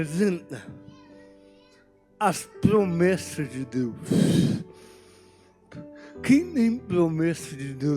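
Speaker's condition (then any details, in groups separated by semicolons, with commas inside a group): Cerebral palsy; no speech as child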